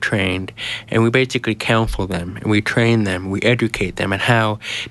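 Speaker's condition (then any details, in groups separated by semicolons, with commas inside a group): Genetic hearing loss; hearing aid, earlier body aid, twelve years speech and listening therapy, Child Shall Speak program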